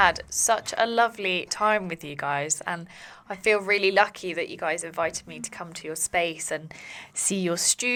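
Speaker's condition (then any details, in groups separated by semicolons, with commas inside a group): No condition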